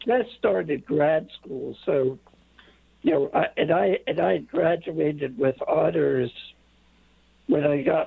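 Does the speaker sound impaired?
Yes: late-onset Pompe disease; physical activity limited.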